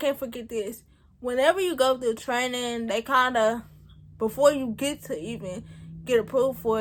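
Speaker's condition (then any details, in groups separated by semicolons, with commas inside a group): Cerebral palsy; present since birth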